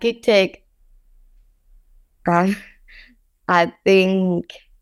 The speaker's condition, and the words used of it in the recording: Down syndrome. My big challenge is speaking clearly and politely so ...